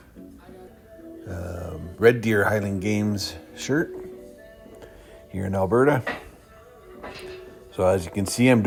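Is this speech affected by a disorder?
No.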